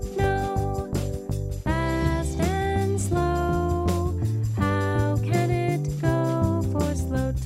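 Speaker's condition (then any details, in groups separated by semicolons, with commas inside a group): No condition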